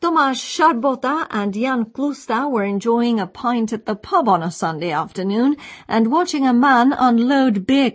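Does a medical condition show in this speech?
No.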